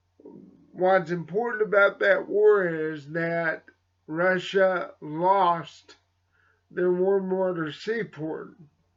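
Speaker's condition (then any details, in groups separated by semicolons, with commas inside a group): Cerebral palsy; slight speech impediment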